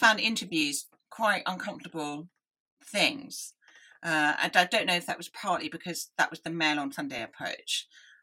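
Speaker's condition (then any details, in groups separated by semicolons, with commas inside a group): Deafness; listening took effort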